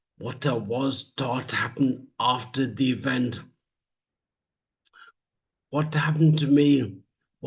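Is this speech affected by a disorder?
Yes: traumatic brain injury; speech.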